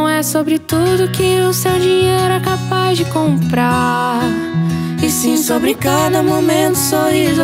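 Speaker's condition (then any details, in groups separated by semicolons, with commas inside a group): No condition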